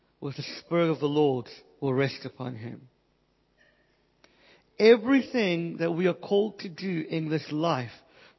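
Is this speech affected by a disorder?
Yes: cleft palate, Pierre Robin syndrome; congenital cleft palate, still struggles quite severely.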